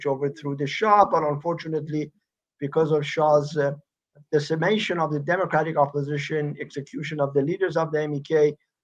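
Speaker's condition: No condition

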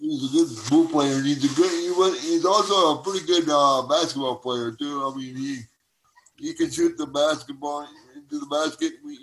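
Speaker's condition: Cerebral palsy; present from birth

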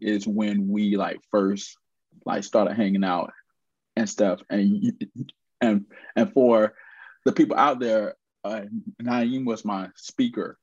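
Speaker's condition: Stuttering; lifelong stutter, aware of it from about age 4; still stutters, speaks on stage, gave TEDx Charlotte talk, speaking coach Naeem; once felt unable to make sales or phone calls; repeated words, prolonged sounds

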